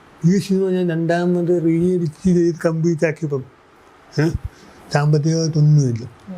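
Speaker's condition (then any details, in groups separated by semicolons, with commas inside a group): Cerebral palsy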